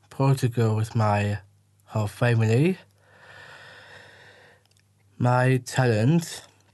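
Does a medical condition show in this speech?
Yes: Down syndrome; 20-year-old man; speech not always clear, word-finding difficulty, helped when listeners wait.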